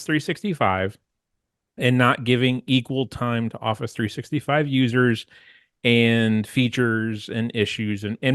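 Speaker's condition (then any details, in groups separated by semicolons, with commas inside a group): No condition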